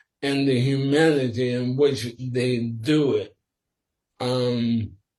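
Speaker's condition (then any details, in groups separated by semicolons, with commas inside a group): Sporadic ALS; must speak slower and carefully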